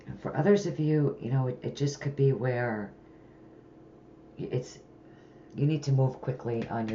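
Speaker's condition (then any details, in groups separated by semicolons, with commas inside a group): No condition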